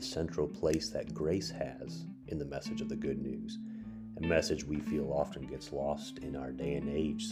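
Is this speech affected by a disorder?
No.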